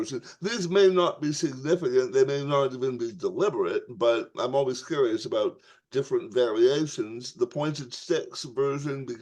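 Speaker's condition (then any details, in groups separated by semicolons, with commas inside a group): Tongue cancer surgery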